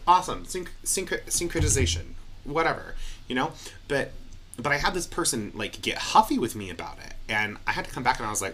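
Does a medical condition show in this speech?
No.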